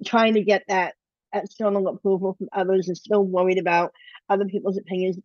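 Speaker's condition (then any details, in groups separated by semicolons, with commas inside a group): Bilateral cleft lip and palate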